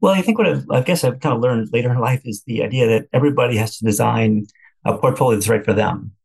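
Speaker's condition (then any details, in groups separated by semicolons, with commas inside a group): No condition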